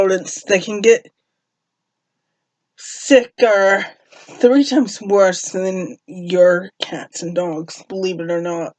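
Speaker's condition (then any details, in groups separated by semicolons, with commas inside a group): Cerebral palsy; uses walker, no wheelchair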